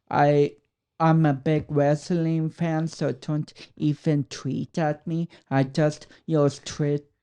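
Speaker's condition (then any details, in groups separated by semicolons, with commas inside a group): Cerebral palsy; affects speech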